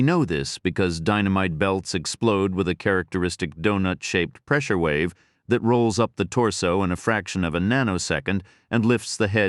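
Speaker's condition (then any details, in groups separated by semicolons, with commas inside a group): No condition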